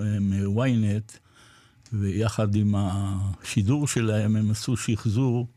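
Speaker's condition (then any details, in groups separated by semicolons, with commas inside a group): Parkinson's disease; diagnosed after two road accidents ten months apart; recently diagnosed, makes body and daily life difficult, had to sell motorcycle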